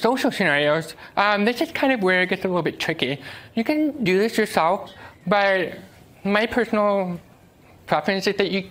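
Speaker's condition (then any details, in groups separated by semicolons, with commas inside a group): Deafness; uses American Sign Language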